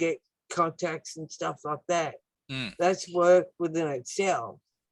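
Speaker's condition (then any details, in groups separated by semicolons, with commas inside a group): Acquired brain injury; traumatic brain injuries, car accident, congenital corpus callosum disorder; tires easily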